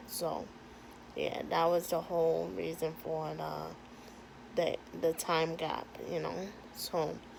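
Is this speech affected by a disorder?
Yes: cerebral palsy.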